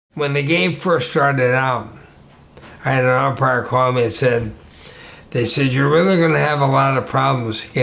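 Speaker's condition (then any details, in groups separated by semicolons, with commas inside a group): ALS; 7 years after onset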